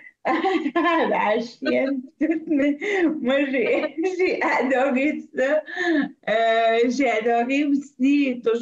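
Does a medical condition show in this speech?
Yes: cerebral palsy; shows a little in voice.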